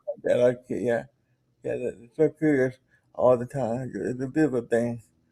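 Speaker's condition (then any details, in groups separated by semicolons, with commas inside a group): Cerebral palsy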